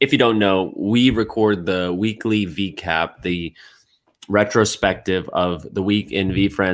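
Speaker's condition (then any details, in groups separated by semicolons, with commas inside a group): No condition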